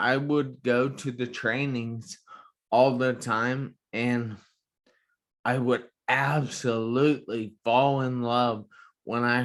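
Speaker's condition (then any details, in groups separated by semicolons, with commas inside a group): Traumatic brain injury; tracheotomy, ventilator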